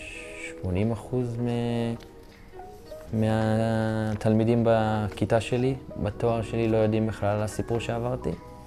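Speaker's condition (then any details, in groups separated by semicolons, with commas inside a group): No condition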